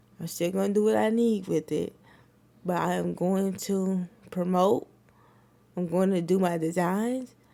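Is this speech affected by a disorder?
Yes: cerebral palsy.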